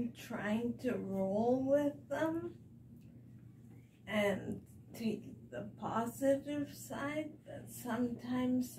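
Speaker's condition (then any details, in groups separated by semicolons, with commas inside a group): ALS; recently diagnosed, symptoms started some months ago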